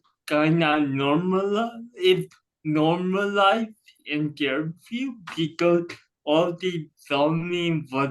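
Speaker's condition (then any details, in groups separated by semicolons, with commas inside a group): Cerebral palsy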